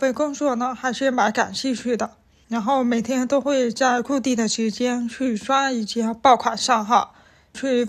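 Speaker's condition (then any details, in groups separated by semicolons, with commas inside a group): Hearing impairment; hearing loss acquired in childhood from an accident, completed rehabilitation training; daily word drills with parents speaking from behind, hundreds of repetitions, communication once judged poor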